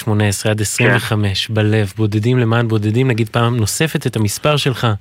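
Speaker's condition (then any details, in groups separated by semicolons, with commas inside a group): No condition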